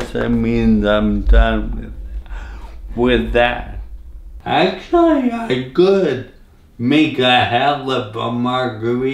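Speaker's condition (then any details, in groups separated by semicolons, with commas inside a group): Traumatic brain injury (pontine cavernoma)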